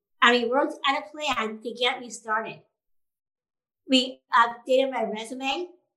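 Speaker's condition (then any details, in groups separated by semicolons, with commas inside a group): Down syndrome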